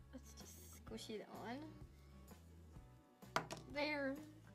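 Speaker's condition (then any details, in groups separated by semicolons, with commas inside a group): No condition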